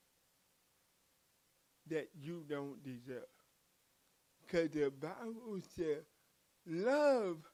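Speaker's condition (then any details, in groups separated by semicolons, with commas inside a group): Cerebral palsy; from birth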